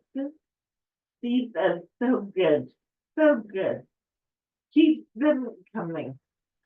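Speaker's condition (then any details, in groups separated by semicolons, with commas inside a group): Cerebral palsy; affects speech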